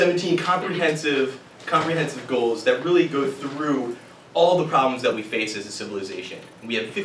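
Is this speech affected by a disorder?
No.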